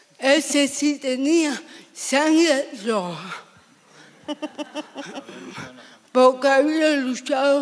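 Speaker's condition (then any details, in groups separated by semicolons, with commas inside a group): Severe cerebral palsy; severe, from birth, seven years bedridden; walks after dance therapy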